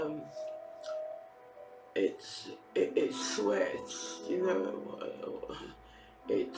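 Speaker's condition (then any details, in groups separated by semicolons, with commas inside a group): Facial palsy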